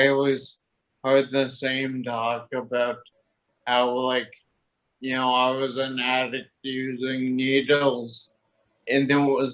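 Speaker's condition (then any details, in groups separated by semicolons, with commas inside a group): Toxic leukoencephalopathy, locked-in syndrome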